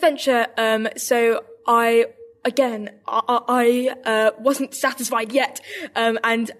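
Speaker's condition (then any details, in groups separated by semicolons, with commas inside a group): Stammer, severe; childhood onset, developed a couple of years after starting sweet business; really bad stammer at onset, could not talk about business then; repeated sounds, blocks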